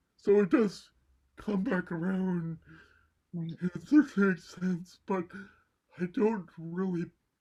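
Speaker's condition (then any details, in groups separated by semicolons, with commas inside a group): Cerebral palsy; mild left side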